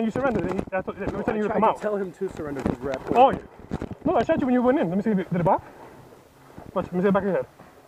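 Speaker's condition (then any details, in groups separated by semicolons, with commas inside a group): No condition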